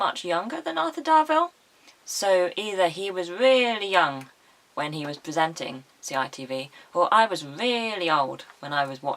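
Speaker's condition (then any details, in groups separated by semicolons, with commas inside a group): No condition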